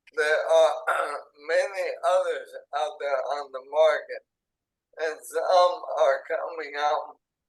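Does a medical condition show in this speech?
Yes: ALS; onset in hands and arms, tracheostomy.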